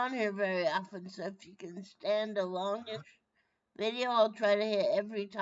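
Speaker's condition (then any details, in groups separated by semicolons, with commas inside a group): Brain injury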